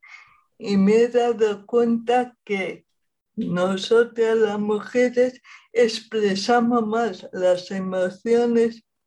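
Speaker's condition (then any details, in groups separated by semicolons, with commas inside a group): Cerebral palsy; present at least 40 years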